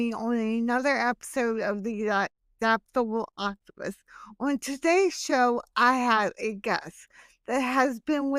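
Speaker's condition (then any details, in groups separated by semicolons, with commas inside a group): Hemiplegic cerebral palsy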